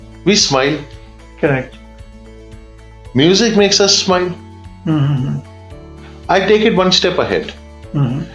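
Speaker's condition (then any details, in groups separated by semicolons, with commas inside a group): No condition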